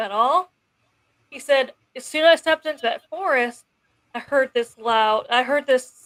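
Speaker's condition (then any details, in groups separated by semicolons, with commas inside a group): No condition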